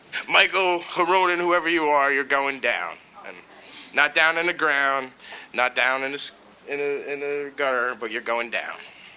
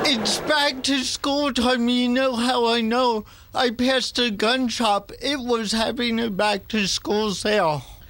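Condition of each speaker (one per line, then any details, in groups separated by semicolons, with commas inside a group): No condition
Cerebral palsy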